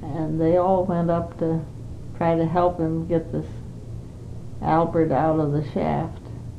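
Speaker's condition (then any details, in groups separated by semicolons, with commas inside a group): Parkinson's disease; Parkinson's for 5 years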